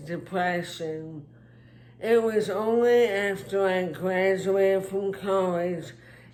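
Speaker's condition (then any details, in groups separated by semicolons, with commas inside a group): Traumatic brain injury; car accident, physical limitations; speech impairment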